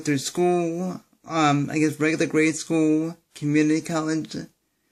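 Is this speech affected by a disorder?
Yes: cerebral palsy; speaks fast.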